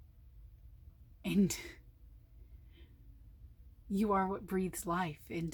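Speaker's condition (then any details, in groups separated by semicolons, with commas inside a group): No condition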